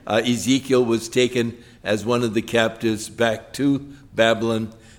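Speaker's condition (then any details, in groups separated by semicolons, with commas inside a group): No condition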